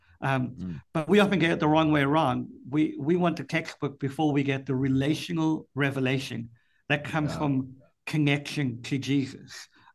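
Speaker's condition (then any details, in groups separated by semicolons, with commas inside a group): Cleft palate; congenital cleft palate, speech and hearing impaired since birth, difficult childhood development; speech impediment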